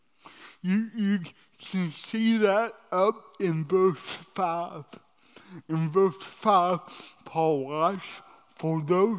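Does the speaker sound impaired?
Yes: cerebral palsy; doctors predicted no walking or talking.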